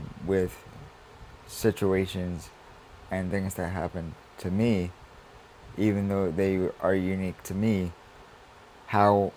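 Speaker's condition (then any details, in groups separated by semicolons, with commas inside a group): Cerebral palsy; uses wheelchair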